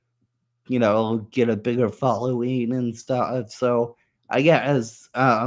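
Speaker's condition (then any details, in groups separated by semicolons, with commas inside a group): Muscular dystrophy; diagnosed age nine or ten, medication for spasms, mild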